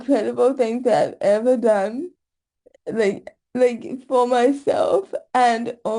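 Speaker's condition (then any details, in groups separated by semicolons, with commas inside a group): Cerebral palsy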